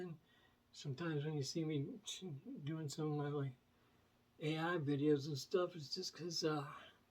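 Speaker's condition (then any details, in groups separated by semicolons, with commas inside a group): Myasthenia gravis; affects two fingers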